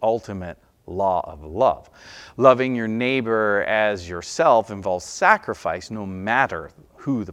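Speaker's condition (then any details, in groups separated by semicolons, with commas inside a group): No condition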